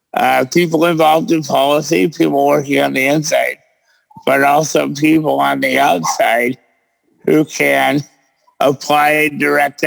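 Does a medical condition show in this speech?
Yes: cerebral palsy; present since birth.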